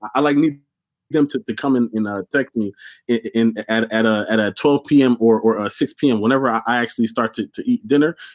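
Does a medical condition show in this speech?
Yes: stuttering; stuttered all life since childhood, volunteered for public speaking in high school and college; here repeated sounds, repeated words.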